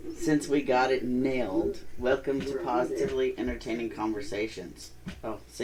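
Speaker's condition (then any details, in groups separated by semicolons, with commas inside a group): No condition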